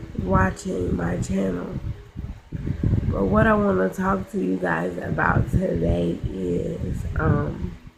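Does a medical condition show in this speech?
Yes: cerebral palsy, spastic.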